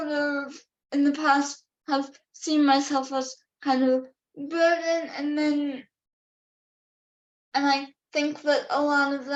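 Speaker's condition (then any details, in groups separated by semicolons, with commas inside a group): Cerebral palsy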